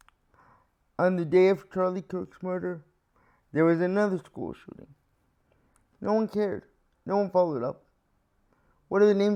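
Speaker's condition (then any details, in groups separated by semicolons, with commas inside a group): Cerebral palsy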